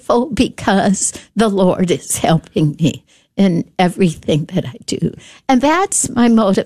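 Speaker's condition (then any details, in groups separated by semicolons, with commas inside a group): Spasmodic dysphonia; voice problem, speech gets out of whack, still able to speak if careful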